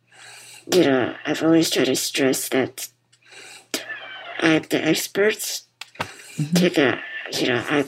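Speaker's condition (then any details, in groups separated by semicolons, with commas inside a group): Muscular dystrophy; congenital form, diagnosed as toddler; BiPAP machine audible while talking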